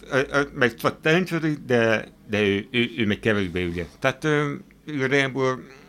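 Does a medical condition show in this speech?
Yes: hard of hearing; hearing aid use.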